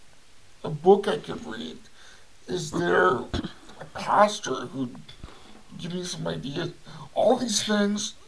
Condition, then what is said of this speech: Cerebral palsy. It affects, as you can tell, my voice.